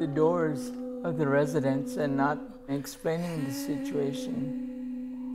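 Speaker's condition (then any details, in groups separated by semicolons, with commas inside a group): Cerebral palsy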